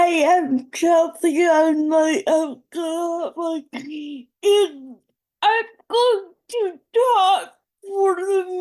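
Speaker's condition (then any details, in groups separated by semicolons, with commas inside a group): Cerebral palsy; oxygen deprivation at birth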